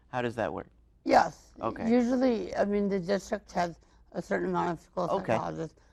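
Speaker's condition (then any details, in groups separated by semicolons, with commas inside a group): Mild cerebral palsy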